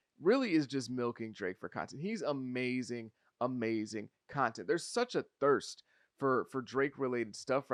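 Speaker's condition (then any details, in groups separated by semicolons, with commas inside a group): No condition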